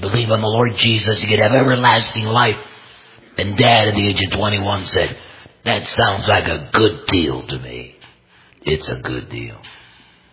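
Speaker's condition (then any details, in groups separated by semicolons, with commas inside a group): Total laryngectomy; voice prosthesis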